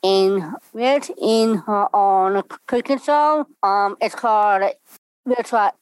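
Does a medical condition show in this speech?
Yes: Down syndrome; congenital.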